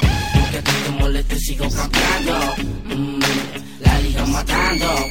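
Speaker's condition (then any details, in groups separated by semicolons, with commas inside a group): No condition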